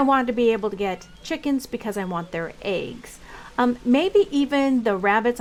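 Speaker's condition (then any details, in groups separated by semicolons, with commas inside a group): No condition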